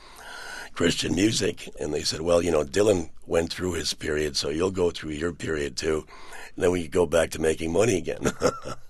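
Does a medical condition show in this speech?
Yes: partial laryngectomy for throat cancer; 80% larynx removed, Cleveland Clinic experimental surgery attaching left neck muscles, long-term trach; unable to speak about two years, once sounded like Brando, voice now improved but noticeably altered.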